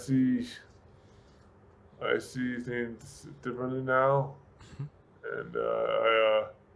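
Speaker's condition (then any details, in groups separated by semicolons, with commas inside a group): Severe brain injury; speech affected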